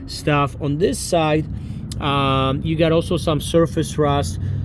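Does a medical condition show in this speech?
No.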